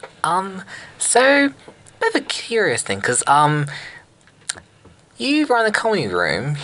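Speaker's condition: No condition

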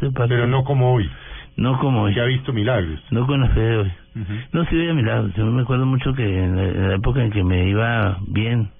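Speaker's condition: Parkinson's disease; running and tennis

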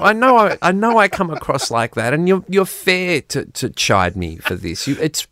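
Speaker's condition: No condition

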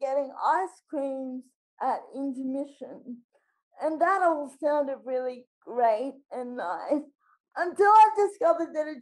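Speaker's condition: Spastic quadriplegic cerebral palsy

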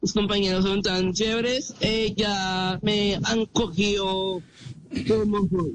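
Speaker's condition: Down syndrome; frequent word and phrase repetitions, fillers, hesitations, fragmented sentences

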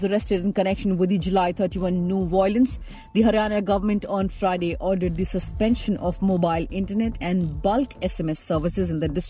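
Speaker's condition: No condition

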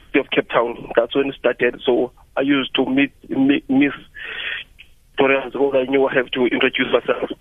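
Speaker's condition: Stuttering; stuttering since age 6, through school, worse at University of Cape Town introducing self, speaking before groups; speech therapy with Tina Lillian in Gauteng, coach Heather Wilkinson in Cape Town, slow reading, breathing, phone training; spoke fast before therapy, records own phone speech, no stuttering when singing, now speaks daily on phone; prolonged sounds, blocks

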